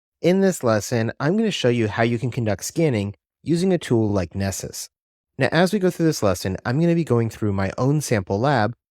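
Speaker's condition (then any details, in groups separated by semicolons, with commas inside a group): No condition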